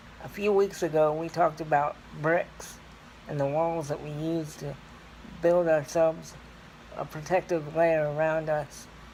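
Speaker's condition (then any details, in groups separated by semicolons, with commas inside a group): Cerebral palsy; scoliosis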